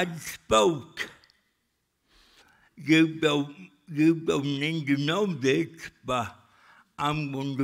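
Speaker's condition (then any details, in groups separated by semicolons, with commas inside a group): Cerebral palsy; speech still affected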